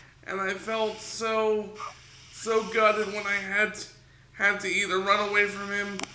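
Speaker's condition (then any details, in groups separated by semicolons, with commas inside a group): Cerebral palsy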